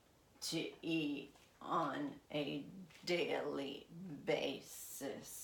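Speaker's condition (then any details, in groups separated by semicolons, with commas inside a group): Essential tremor; affects legs as well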